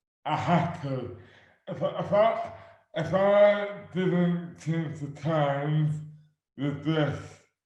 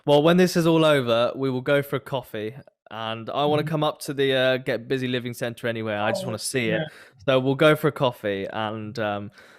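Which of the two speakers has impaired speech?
The first: dystonia; jaw defect, repeated head hits, affects hands and speech; sudden overnight onset years ago; severely slurred speech, never fully recovered, nearly lost speech.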